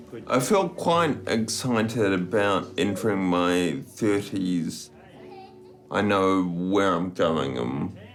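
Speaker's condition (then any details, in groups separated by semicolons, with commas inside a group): Friedreich's ataxia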